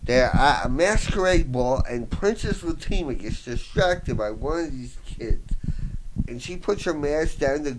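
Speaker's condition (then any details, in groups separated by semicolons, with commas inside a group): Voice box damage, traumatic brain injury; voice box partially damaged by fireman's trach tube, traumatic brain injury from smoke inhalation in fire; tbi found 3-4 years ago, rehabilitation services, fine motor loss, half lung capacity lost, cannot handwrite; difficulty talking, lost singing voice, slight speech impediment, listeners misjudge as mentally impaired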